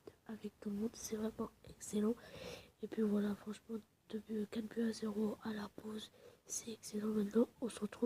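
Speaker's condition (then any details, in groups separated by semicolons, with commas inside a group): No condition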